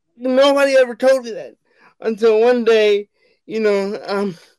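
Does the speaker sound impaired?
Yes: cerebral palsy; wheelchair bound.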